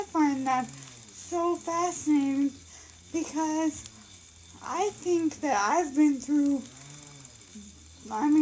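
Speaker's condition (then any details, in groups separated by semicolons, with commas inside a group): Brain injury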